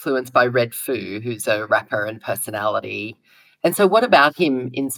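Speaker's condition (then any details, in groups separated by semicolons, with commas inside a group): No condition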